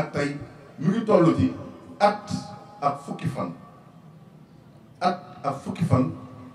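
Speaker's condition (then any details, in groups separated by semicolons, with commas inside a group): No condition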